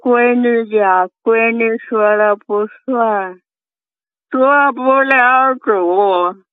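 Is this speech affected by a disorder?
Yes: speech impairment after cerebral hemorrhage; aftereffects of a single cerebral hemorrhage, high blood pressure at onset, 178 untreated; age 65, lasting aftereffects of cerebral hemorrhage; not fluent, audibly unclear, noticed by host.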